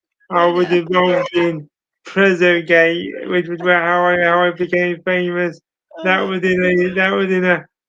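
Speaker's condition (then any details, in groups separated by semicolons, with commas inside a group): Cerebral palsy; speech impairment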